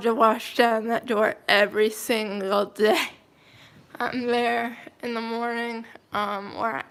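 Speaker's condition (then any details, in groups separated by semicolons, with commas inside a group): Cerebral palsy, mild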